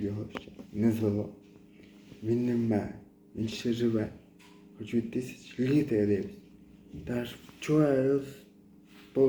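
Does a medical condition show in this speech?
Yes: cerebral palsy.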